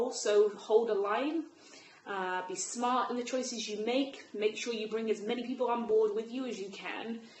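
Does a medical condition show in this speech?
No.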